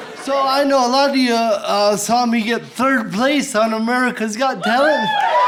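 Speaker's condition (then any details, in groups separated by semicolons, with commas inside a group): Cerebral palsy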